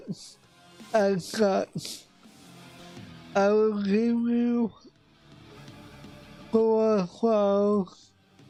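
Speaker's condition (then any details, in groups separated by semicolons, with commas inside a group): Cerebral palsy; affects voice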